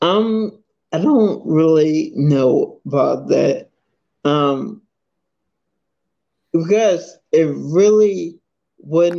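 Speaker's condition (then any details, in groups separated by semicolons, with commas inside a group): Multiple sclerosis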